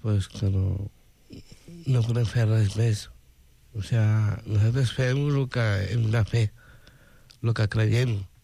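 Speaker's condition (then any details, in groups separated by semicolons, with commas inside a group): Down syndrome; intellectual disability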